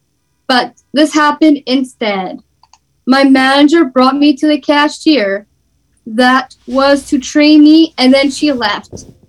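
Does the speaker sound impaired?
Yes: Down syndrome; visible disability.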